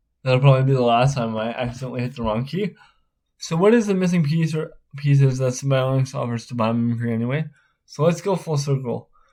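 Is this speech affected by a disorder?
Yes: spastic cerebral palsy.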